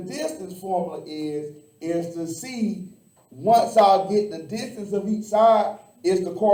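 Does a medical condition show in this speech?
No.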